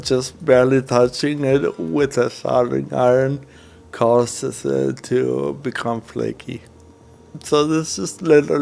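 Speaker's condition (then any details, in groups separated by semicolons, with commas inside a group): Cerebral palsy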